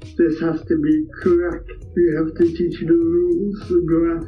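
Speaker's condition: Cerebral palsy; affects speech and swallowing

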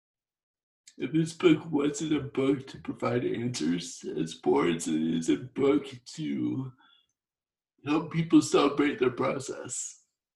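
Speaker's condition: Torsional dystonia; voice difficult to understand at first, trouble pronouncing certain words, pauses to substitute other words

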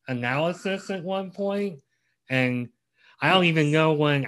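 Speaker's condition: Cleft lip and palate; congenital

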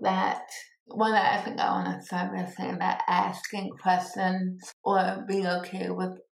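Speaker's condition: Cerebral palsy; born two months premature

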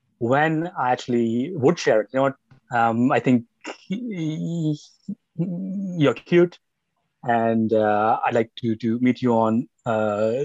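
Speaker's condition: Stutter; stutter since age nine, severe until about 25, 10-day slow-speech therapy clinic, once completely fluent; stutter still evident on podcast; pauses, words sometimes stuck, more fluent at slower rate, switches feared words, fluent talking to self; repeated sounds, prolonged sounds

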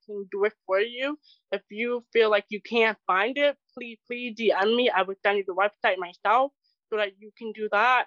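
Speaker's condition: Deafness; congenital deafness, hearing aids, cochlear implant declined as too risky, family opposed surgery; relies on lip reading, masks make understanding speech difficult, asks people to talk slower or write

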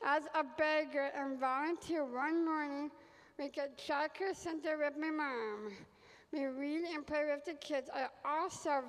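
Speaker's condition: Down syndrome; congenital, diagnosed before birth, born month early, intestinal surgery hours after birth, 17 days neonatal hospital; difficulty with speech development in childhood, used basic signs, early physical therapy to strengthen muscles

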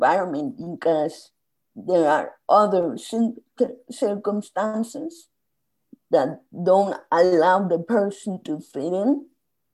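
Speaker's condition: Spasmodic dysphonia; gradual onset over 2-3 weeks

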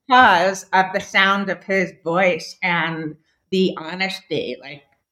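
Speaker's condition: Deafness; congenital moderate-severe hearing loss

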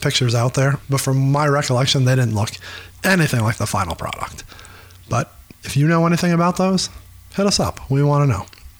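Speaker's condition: No condition

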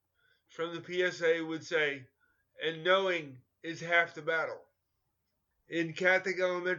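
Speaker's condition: Cerebral palsy; ongoing physical therapy, personal training

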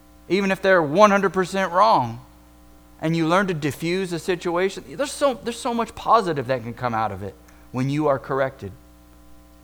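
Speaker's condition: No condition

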